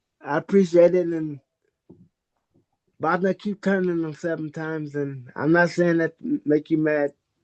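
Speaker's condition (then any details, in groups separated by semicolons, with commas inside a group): Cerebral palsy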